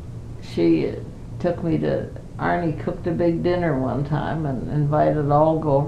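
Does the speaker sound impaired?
Yes: Parkinson's disease; Parkinson's for 5 years, not very able to do much.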